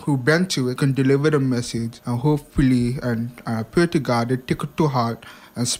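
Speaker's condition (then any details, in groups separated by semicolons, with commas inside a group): Hearing impairment; past speech impediment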